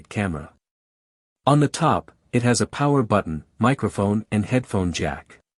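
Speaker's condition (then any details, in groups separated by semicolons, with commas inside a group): No condition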